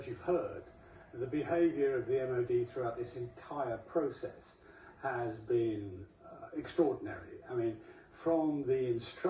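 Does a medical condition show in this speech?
No.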